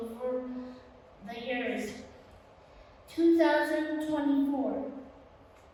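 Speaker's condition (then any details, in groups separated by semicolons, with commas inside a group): Spastic quadriplegic cerebral palsy; spastic quadriplegic, all limbs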